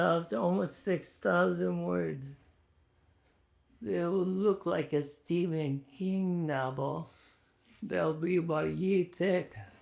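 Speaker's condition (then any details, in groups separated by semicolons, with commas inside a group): ALS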